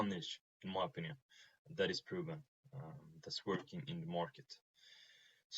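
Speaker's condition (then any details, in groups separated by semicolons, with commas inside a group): No condition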